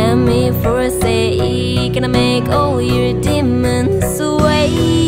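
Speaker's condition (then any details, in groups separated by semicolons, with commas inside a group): No condition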